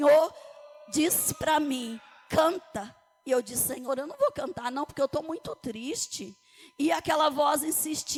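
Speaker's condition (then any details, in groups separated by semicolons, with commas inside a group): No condition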